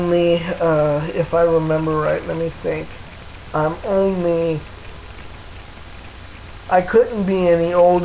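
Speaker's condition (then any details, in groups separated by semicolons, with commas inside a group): Cerebral palsy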